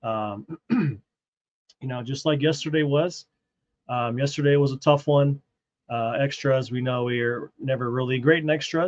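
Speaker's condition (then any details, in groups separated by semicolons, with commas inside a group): No condition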